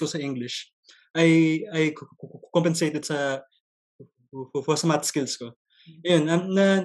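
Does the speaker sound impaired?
Yes: stuttering; stutter since early childhood, noticed on entering grade school; ongoing stutter, actively coping through Toastmasters public speaking club and speech contests; broken, choppy non-fluent speech, dreads answering strangers like jeepney drivers, public communication affected; here repeated sounds, prolonged sounds.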